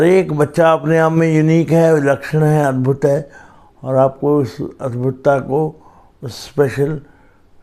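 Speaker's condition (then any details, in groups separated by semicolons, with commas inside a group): Cerebral palsy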